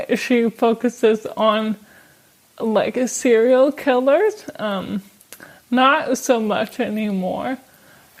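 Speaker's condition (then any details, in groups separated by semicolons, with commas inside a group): ALS; slowly losing speech, slightly slurred and quiet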